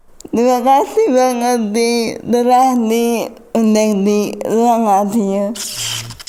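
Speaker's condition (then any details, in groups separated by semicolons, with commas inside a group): Cerebral palsy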